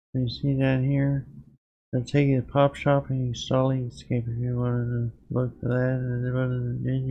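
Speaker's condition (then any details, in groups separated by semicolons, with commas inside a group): Parkinson's disease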